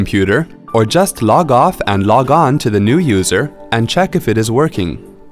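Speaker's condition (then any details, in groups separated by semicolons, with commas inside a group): No condition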